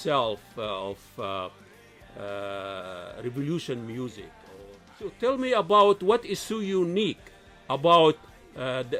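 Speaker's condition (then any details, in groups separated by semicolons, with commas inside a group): No condition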